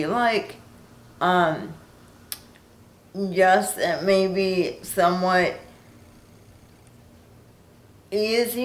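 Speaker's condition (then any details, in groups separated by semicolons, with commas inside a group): Cerebral palsy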